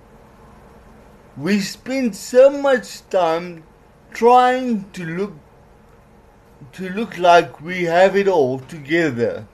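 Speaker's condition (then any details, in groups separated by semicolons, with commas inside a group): Cerebral palsy; some words unclear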